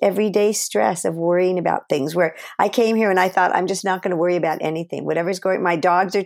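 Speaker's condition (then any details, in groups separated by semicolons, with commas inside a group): No condition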